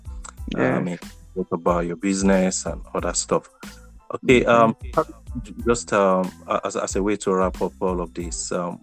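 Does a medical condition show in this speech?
No.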